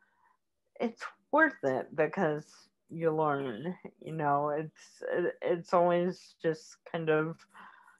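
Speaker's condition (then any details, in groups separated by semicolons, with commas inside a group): Cerebral palsy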